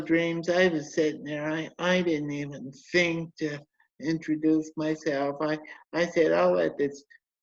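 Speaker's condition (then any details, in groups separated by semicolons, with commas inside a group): Cerebral palsy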